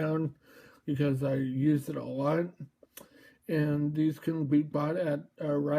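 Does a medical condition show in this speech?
Yes: mobius syndrome.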